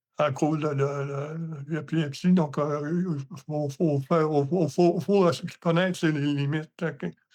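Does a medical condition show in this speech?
Yes: hemiparalysis.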